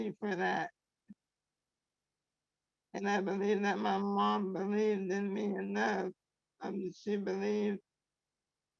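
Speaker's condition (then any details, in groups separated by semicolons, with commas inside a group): Traumatic brain injury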